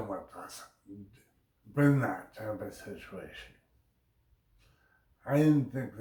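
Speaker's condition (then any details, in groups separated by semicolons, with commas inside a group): Brain injury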